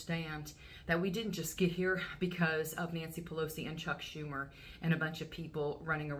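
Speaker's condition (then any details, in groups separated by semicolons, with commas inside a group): No condition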